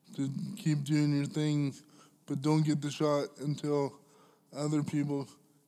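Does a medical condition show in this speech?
Yes: cerebral palsy; smokes a lot of cannabis.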